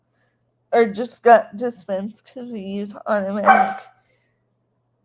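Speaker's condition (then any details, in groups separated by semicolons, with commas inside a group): Cerebral palsy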